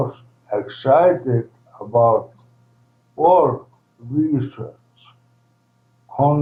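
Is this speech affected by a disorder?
Yes: ALS, primary lateral sclerosis, PLS.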